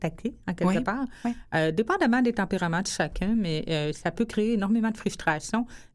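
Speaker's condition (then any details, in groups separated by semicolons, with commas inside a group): Hearing loss since birth, congenital; expresses herself very well, worked very hard for it, also speaks English well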